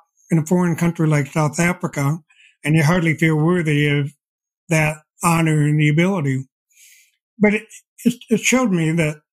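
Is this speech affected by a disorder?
Yes: deafblindness; progressive.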